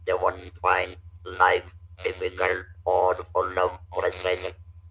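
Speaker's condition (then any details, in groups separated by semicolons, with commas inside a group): Laryngectomy (vocal cords removed) after stage IV vocal cord cancer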